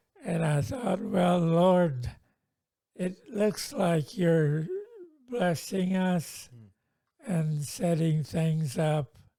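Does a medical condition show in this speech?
Yes: multiple sclerosis; progression stopped, 91 years old.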